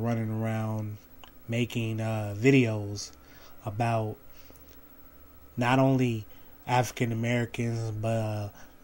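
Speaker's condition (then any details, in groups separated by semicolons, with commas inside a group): No condition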